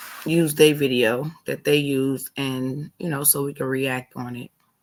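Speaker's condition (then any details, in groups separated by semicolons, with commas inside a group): No condition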